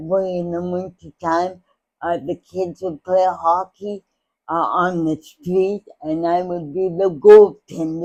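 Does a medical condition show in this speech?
Yes: cerebral palsy; from birth, dislocated hips, many operations; speech impairment.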